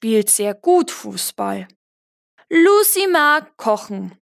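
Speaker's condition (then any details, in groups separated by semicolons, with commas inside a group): No condition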